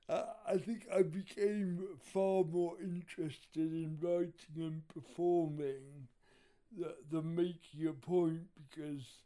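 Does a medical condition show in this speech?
Yes: cerebral palsy; speaks very differently in stand-up due to rhythm, writes material to own rhythm for easier speaking.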